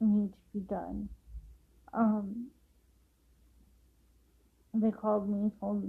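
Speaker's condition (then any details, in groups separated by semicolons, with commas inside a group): Cerebral palsy; affects walking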